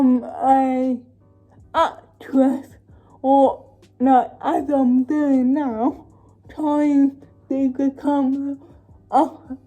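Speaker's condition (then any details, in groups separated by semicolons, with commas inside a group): Cerebral palsy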